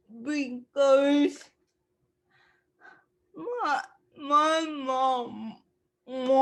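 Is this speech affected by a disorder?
Yes: cerebral palsy; since childhood, uses wheelchair, affects mobility; speech affected.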